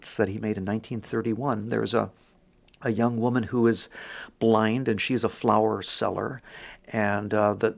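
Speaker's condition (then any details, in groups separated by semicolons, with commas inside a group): No condition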